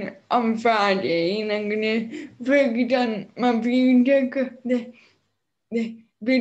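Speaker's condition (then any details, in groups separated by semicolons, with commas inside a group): Cerebral palsy; affects all four limbs and speech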